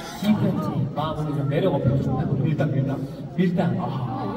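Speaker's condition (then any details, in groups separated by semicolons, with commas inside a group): No condition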